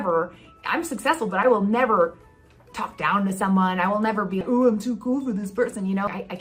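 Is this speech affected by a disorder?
No.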